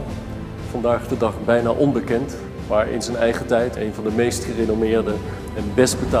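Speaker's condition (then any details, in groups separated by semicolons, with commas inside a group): No condition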